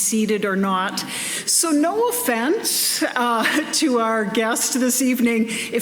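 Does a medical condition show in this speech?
No.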